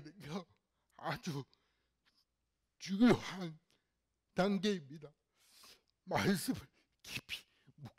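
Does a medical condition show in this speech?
Yes: cerebral palsy; fairly severe in childhood.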